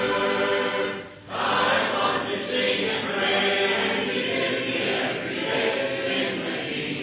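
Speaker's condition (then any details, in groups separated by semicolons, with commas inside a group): No condition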